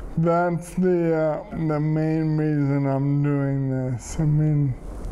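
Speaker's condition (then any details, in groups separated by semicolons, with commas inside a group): Friedreich's ataxia; Friedreich's ataxia, affects mouth and throat, uses wheelchair; over half his life, new drug, transfers harder; speech deteriorated, mouth and throat affected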